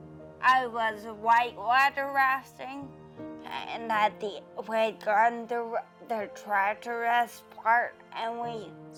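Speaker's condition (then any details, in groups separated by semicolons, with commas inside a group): Brain injury; climbing accident, spine injuries, lung bleeding, leg fractures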